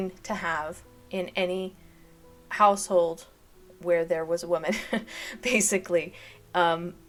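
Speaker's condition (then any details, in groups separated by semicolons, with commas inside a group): No condition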